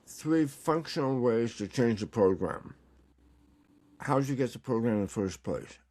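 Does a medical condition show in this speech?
Yes: tongue cancer; recovering, tongue exercises.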